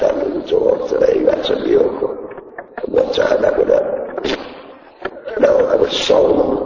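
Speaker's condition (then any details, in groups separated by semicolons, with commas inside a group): Laryngectomy; taught to talk with throat device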